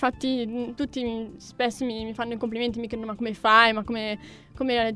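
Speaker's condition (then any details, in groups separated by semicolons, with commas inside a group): Deafness with cochlear implant; deaf from birth in right ear, congenital cytomegalovirus, 2-hour surgery in 2006, 15-stitch scar left head; wears cochlear implant since 2006, external part similar to hearing aid; documented as deaf-mute but speaks plenty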